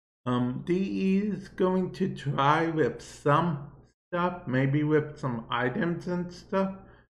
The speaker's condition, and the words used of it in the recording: Cerebral palsy. Basically, it's been known to affect my speech, my balance, and my hand-eye coordination.